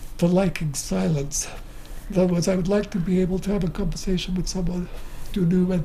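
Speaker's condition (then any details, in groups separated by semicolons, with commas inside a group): Motor neuron disease; refuses tracheotomy revival since it would end speech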